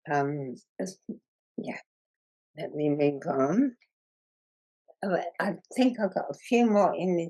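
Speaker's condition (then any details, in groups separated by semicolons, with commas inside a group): Muscular dystrophy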